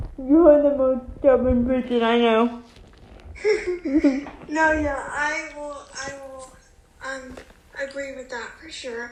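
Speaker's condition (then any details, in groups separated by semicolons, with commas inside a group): Cerebral palsy; can speak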